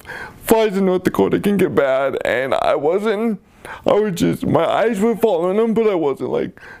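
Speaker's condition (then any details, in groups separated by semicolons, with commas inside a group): Cerebral palsy; diagnosed at 9 months, lives independently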